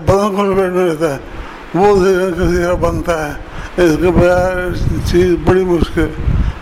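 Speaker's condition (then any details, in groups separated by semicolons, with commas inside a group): Difficulty speaking; self-reported difficulty speaking, keeps remarks brief, asks listeners to infer much from little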